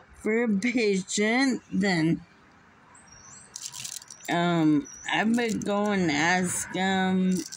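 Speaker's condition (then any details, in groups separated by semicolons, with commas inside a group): Muscular dystrophy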